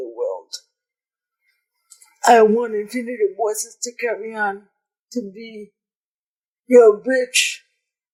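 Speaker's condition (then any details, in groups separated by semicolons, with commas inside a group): Cerebral palsy; present from birth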